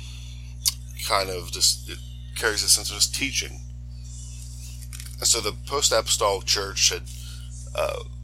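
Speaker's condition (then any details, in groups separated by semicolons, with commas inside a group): No condition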